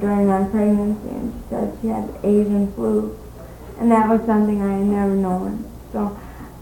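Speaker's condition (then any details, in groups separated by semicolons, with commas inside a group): Cerebral palsy; speaks fluently with few pauses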